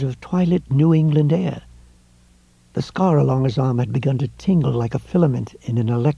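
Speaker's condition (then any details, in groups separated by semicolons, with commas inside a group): No condition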